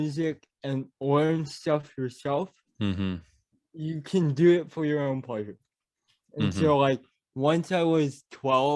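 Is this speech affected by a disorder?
Yes: cerebral palsy; mild speech impediment.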